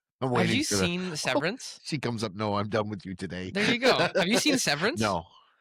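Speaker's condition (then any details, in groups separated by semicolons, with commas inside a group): No condition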